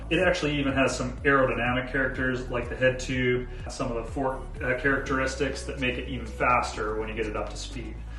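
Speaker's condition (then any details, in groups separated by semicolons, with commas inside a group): No condition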